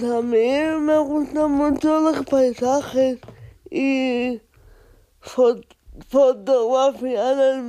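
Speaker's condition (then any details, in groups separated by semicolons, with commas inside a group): Cerebral palsy; photographs with adapted cameras and systems, Fundación Aspace Zaragoza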